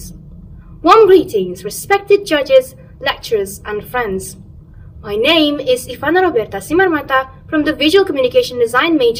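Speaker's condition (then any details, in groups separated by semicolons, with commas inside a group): No condition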